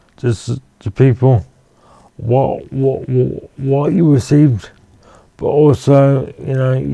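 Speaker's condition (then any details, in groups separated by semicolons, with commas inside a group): Cerebral palsy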